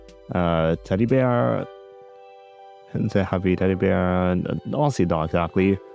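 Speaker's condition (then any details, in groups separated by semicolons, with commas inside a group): No condition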